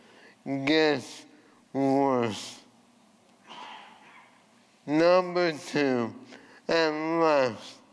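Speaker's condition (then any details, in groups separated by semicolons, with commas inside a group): ALS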